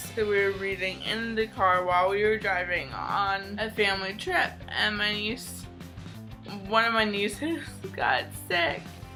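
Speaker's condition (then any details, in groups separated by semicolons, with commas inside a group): Cerebral palsy, mild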